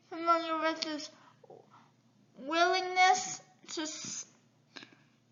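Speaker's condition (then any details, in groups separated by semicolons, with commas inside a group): Cerebral palsy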